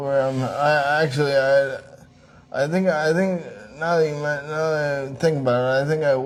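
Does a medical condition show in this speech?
Yes: traumatic brain injury.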